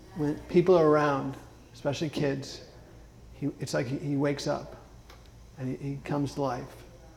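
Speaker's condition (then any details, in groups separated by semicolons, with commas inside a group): Parkinson's disease; diagnosed about 14 years before recording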